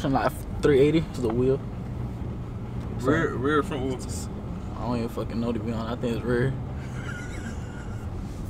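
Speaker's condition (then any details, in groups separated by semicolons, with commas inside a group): No condition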